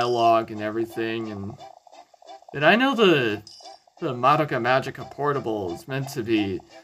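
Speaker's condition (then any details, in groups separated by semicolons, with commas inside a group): No condition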